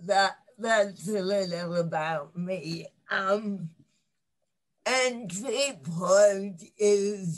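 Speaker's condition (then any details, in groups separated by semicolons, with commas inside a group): Cerebral palsy; lifelong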